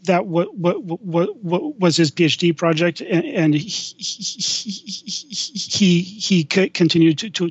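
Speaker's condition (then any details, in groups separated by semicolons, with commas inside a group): Stuttering; lifelong stutter; may freeze up mid-speech, then gets back on a roll; repeated sounds, prolonged sounds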